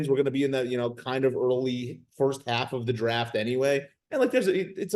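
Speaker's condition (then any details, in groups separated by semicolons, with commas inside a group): No condition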